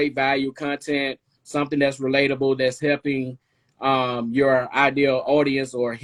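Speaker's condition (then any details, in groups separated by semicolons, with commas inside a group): No condition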